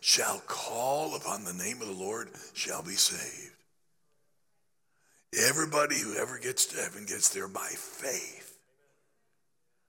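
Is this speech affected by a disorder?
Yes: laryngeal cancer after radiation, growth on voice box treated with radiation and chemotherapy; apologizes for listener discomfort.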